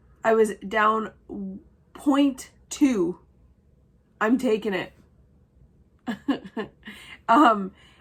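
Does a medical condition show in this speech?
No.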